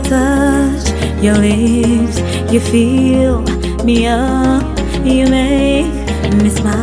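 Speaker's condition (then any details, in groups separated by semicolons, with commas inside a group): No condition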